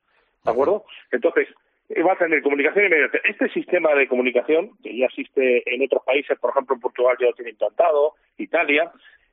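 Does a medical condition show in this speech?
No.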